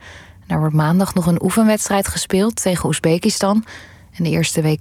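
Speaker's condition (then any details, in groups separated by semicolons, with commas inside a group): No condition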